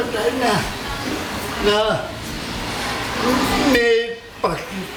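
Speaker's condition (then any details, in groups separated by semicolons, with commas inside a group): Cerebral palsy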